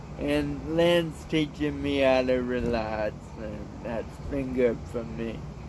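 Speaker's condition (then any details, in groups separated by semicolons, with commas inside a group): Cerebral palsy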